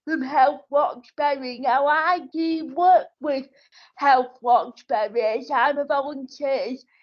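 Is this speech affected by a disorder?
Yes: cerebral palsy.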